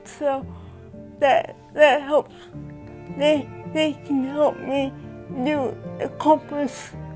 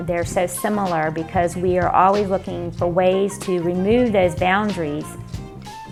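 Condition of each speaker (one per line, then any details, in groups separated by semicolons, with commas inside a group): Cerebral palsy; right side affected, body curled, physical therapy
No condition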